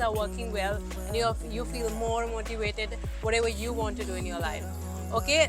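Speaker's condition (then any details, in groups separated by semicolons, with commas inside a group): No condition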